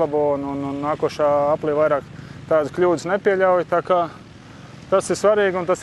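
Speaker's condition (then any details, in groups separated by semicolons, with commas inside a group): No condition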